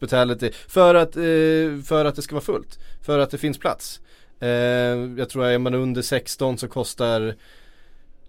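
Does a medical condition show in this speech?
No.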